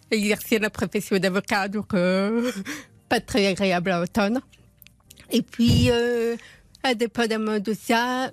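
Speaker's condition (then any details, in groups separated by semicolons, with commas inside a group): Profound congenital deafness; profound deafness from birth, diagnosed at nine months, hearing aids from age one, later cochlear implant; implant partly misplaced, third of electrodes in middle ear, lip-reads, phone via apps, first call at 36; told would never speak, learned speech by lip-reading, never heard own voice, twenty years of speech work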